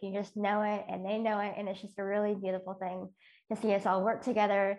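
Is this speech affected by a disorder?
Yes: cleft lip and palate.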